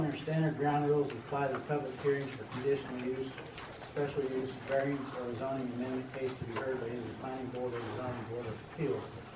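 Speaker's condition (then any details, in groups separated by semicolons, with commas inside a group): No condition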